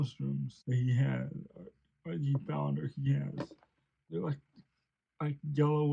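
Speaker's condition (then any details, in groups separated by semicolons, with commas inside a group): Cerebral palsy; since birth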